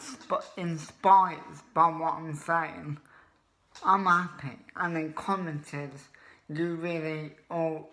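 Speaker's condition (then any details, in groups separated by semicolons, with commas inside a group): Cerebral palsy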